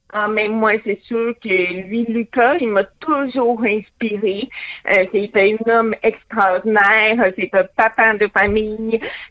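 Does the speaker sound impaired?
Yes: hearing loss with cochlear implant; born deaf, lip reading helps, used masks with window; phone interview, hearing through cochlear implant; removes implant in water, total silence, phone understanding varies by person.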